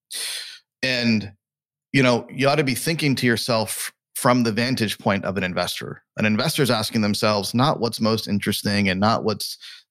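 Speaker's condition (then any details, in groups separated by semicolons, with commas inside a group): No condition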